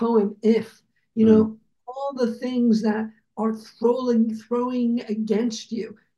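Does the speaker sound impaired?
Yes: aphasia after stroke; aphasia after two massive strokes and heart failure in 2008, implantable defibrillator about 16 years, later heart transplant; some residual aphasia, meditation and breathing exercises morning and night; could not speak for about a year and a half, some aphasia remains despite effort.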